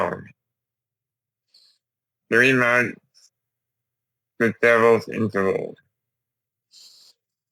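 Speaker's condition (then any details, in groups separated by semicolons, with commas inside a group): Duchenne muscular dystrophy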